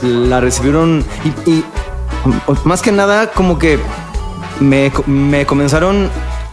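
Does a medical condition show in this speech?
Yes: stuttering; stutter since beginning to speak, lifelong; stutters during interview, interviewer nearly finishing phrases; no blocking when singing, attributed to rhythm and breathing, music helped accept stutter; here repeated sounds, prolonged sounds.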